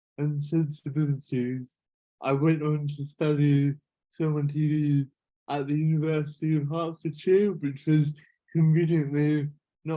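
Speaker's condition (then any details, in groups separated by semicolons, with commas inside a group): Cerebral palsy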